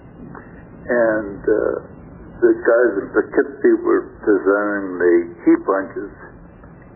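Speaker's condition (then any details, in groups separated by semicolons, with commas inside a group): Stroke affecting throat muscles; then three more small strokes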